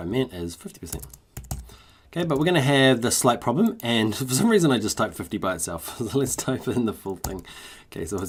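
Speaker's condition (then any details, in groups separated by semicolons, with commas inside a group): No condition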